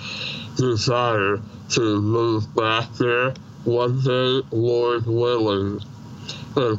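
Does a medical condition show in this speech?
Yes: Treacher Collins syndrome, severe.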